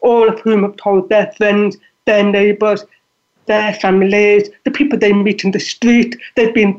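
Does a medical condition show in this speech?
Yes: deafness; deafness audible in voice.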